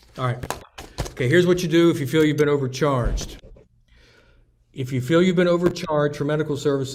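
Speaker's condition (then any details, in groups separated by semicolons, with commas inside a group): No condition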